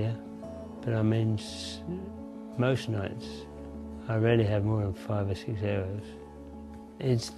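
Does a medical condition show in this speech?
Yes: Parkinson's disease; symptoms sometimes uncontrolled, reduced abilities; weak voice, unclear diction.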